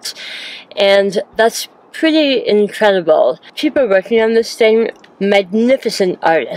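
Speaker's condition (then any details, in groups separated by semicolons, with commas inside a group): Hemi-glossectomy for oral cancer, hemiglossectomy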